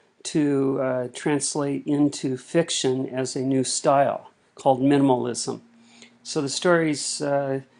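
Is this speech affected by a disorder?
No.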